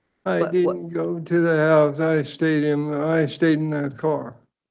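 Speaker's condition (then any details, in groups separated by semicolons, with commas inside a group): Parkinson's disease; severe, cannot write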